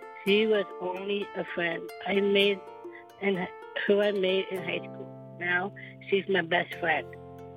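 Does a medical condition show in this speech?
Yes: Down syndrome.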